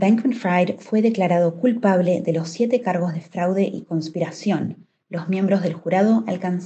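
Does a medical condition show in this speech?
No.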